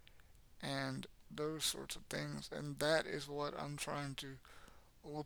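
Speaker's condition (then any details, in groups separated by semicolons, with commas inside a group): Cerebral palsy; has had speech therapy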